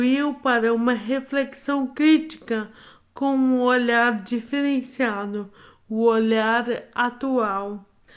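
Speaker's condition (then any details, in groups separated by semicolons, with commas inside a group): Amyotrophic lateral sclerosis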